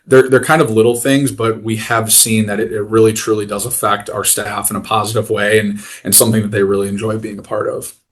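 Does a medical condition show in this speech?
No.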